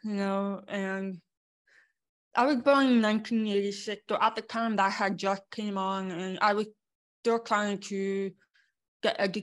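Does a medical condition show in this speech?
Yes: born deaf; congenital deafness.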